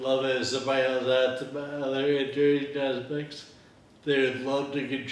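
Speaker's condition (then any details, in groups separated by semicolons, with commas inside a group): Friedreich ataxia; inherited; diagnosed at age 12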